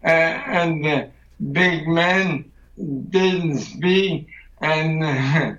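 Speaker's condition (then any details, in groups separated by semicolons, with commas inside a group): ALS; progressive muscle weakness first noticed doing push-ups, initially blamed on accident; weight loss, falls, trouble using hands and arms, can no longer write; sounds drunk to strangers, voice weakened and more bubbling since Camino, wife Steffi helps explain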